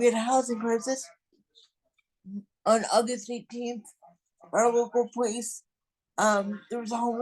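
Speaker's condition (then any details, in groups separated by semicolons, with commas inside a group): Cerebral palsy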